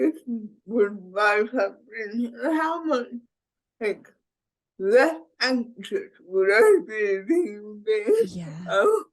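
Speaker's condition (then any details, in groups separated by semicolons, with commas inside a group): Cerebral palsy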